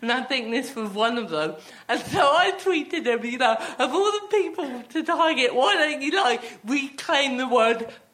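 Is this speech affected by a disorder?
Yes: athetoid cerebral palsy; athetoid cerebral palsy with myotonia and ataxia.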